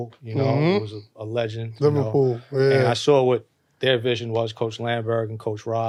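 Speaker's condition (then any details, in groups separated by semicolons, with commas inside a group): No condition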